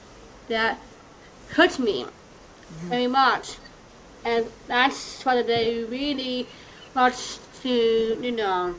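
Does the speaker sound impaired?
Yes: Down syndrome; congenital.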